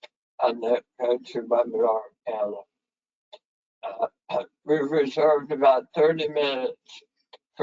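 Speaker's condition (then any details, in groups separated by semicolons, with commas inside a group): Head and neck cancer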